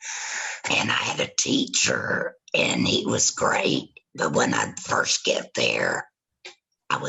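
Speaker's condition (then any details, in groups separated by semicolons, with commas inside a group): Laryngectomy after cancer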